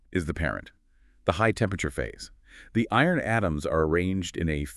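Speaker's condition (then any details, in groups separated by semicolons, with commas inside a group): No condition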